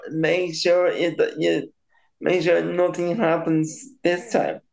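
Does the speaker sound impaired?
Yes: cerebral palsy; takes longer to form thoughts into words.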